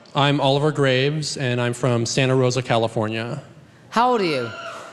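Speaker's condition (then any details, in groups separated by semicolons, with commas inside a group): No condition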